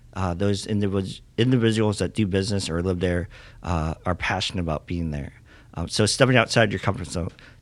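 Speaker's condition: Cleft lip and palate; congenital

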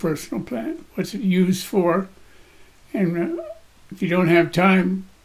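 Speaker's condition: Parkinson's disease; voice shakes, body shakes

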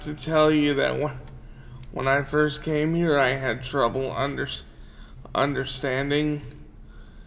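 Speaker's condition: Cerebral palsy; wheelchair user

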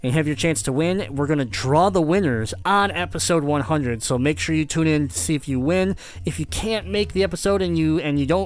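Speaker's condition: Cleft palate; multiple surgeries in childhood

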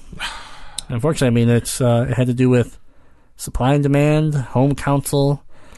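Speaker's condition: Cleft palate; congenital, multiple procedures in childhood, one at Children's Hospital with week-long stay

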